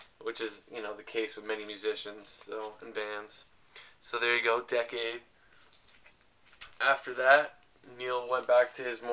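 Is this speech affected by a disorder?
No.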